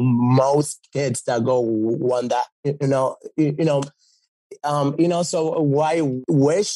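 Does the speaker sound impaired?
Yes: stutter; fluent when singing; stutter goes away when singing; here repeated sounds, repeated words.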